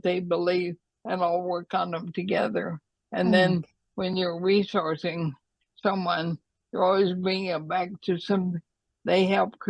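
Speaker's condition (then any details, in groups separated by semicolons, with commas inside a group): ALS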